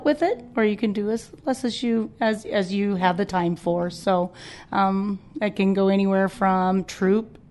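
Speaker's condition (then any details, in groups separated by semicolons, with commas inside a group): No condition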